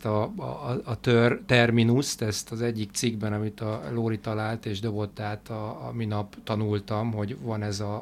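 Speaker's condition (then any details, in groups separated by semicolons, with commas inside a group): No condition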